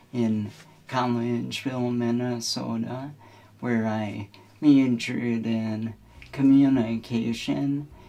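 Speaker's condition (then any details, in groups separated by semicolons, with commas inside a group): Cerebral spinal ataxia; present from birth, recessive disorder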